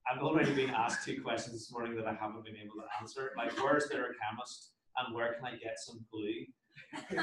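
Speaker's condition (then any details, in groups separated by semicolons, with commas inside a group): No condition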